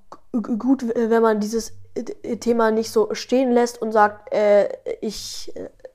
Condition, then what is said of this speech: Stuttering. Aber bei Melodien äh, äh, wenn ich singe, dann stotter ich gar nicht.